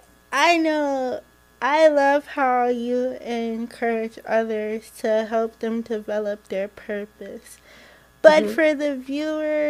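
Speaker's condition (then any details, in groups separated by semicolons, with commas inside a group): Cerebral palsy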